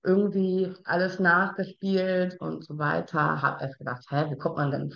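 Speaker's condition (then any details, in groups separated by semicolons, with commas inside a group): Down syndrome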